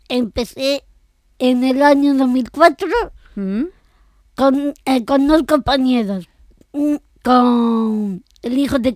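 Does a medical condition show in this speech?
Yes: Down syndrome.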